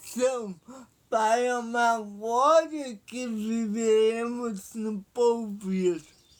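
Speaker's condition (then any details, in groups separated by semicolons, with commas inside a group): Paralysis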